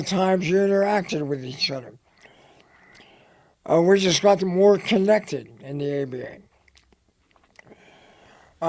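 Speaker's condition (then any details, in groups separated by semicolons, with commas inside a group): Head and neck cancer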